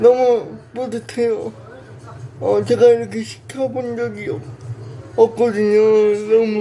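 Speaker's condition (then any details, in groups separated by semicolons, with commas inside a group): Brain lesion disability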